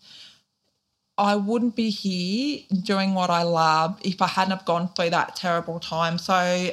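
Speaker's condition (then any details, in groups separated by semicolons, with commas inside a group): Deafness, profound; weekly private speech therapy in childhood, speaks clearly, bilingual Auslan and spoken English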